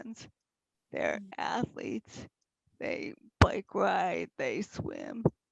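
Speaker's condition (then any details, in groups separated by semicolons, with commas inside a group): Multiple sclerosis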